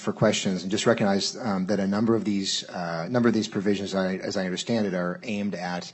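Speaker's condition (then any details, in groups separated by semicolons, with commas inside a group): No condition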